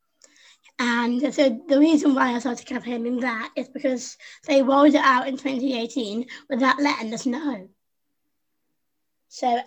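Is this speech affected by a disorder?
Yes: Down syndrome; present from birth, infant heart failure, heart surgery, pneumonia, stopped breathing, resuscitated, chest problems; adult woman, 25; learned to speak by copying younger sister Susie, second top grade and b in French speaking.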